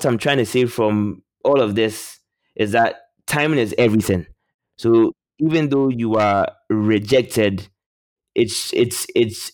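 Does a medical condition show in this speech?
Yes: stammer; stammer since childhood, really bad growing up, one year of speech therapy as adult; two speech therapy courses in past year, weekly Toastmasters public speaking practice, openly discloses stammer; repeats or blocks on some words, fluency improved over time; here repeated words, prolonged sounds.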